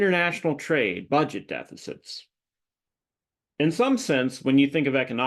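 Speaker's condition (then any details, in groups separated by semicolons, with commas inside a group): No condition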